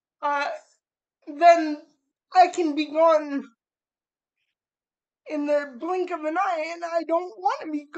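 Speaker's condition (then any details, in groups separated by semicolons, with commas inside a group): Cerebral palsy; spastic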